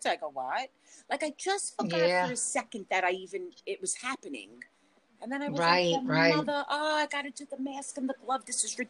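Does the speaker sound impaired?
No.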